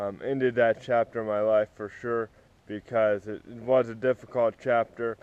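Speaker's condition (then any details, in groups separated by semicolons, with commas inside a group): Cerebral palsy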